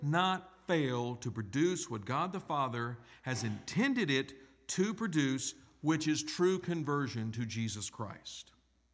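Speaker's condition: No condition

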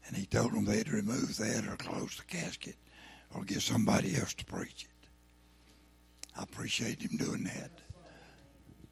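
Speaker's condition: Throat cancer, lost vocal cord

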